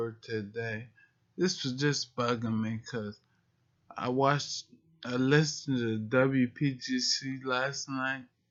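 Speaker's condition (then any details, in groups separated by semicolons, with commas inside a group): Multiple sclerosis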